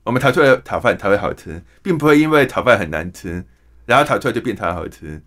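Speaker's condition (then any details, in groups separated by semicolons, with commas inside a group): Hearing impairment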